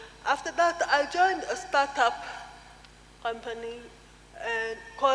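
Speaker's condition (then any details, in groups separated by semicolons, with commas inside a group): Cerebral palsy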